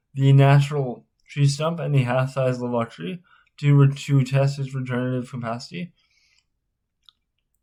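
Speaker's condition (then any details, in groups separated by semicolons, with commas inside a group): Spastic cerebral palsy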